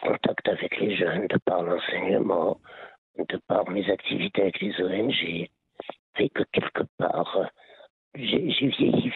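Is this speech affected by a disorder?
Yes: laryngeal cancer; laryngeal cancer linked to heavy smoking, quit over 20 years ago, later lung cancer, part of lung removed.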